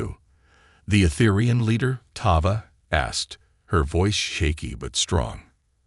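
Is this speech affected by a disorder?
No.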